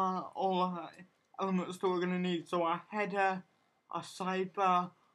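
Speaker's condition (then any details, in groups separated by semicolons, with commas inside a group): Cerebral palsy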